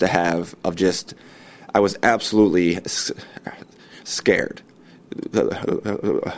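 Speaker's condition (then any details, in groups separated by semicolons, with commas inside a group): Stuttering; stutter since childhood; intense stutter; prolonged sounds, blocks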